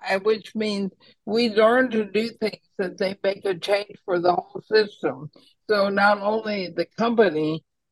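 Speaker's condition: ALS; estimated little over a year to live

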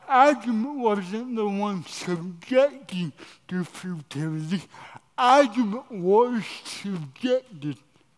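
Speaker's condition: Cerebral palsy

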